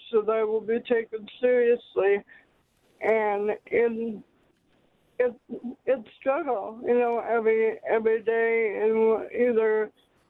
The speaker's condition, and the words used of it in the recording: Cerebral palsy. But I have a mild degree of cerebral palsy, which affects, of course, the speech, as you can tell from the way I'm speaking, and now mild hearing loss.